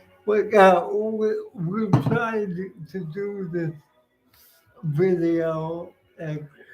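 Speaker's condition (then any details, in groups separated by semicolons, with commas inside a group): Cerebral palsy; speech noticeably affected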